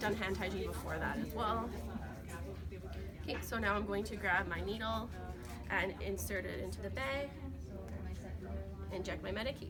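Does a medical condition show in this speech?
No.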